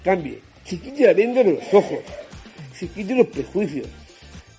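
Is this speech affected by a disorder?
Yes: Down syndrome; genetic disorder.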